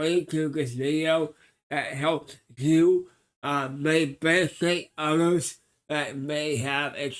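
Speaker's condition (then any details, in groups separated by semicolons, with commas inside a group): Cerebral palsy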